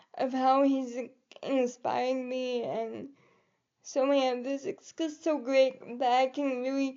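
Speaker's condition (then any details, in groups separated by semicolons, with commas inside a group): Cerebral palsy; quadriplegic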